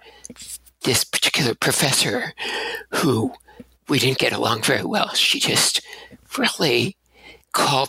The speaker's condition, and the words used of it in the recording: Spasmodic dysphonia. And what happened was after the surgery, I had this really significant vocal tremor, which wasn't there